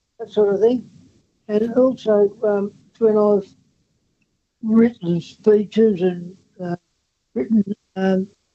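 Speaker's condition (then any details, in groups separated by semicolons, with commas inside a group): Parkinson's disease; sleeps no more than about 4 hours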